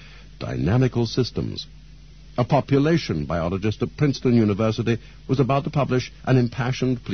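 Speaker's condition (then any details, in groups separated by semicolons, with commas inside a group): No condition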